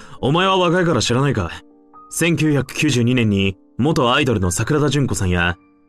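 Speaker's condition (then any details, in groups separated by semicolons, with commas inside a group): No condition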